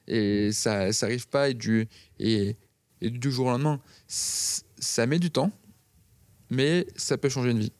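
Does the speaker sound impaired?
Yes: stuttering; severe blocking until end of high school and start of preparatory classes; ongoing stutter, still a challenge; formerly unable to say two words in a row, now frequent word repetitions and fillers; here repeated sounds, repeated words, prolonged sounds.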